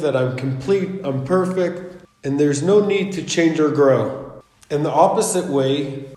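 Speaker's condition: No condition

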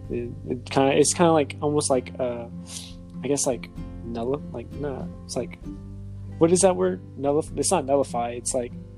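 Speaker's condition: Stutter; sounds terrible by own account, likens self to Moses; repeated words, prolonged sounds

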